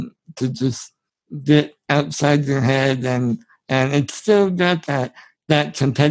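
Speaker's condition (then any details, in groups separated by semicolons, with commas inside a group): Spinal muscular atrophy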